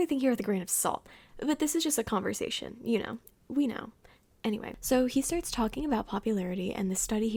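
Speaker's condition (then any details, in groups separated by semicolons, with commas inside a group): No condition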